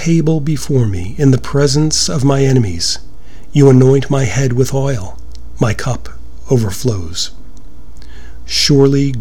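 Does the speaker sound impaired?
No.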